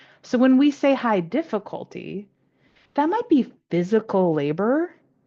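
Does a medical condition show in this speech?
No.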